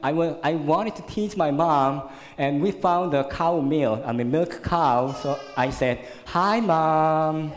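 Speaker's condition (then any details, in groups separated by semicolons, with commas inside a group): Cleft lip and palate, severe; born in Korea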